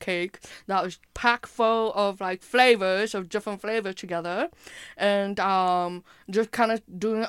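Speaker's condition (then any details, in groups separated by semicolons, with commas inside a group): Hearing impairment with speech impairment; does not sound like others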